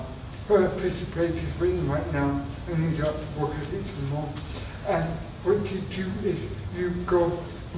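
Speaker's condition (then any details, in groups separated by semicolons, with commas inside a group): Traumatic brain injury; near-fatal injury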